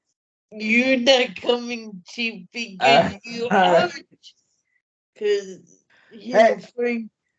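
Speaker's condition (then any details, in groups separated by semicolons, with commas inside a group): Cerebral palsy; hamstring treatment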